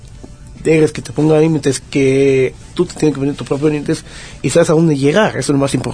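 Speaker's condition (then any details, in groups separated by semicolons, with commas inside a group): Down syndrome; congenital, trisomy 21, age 24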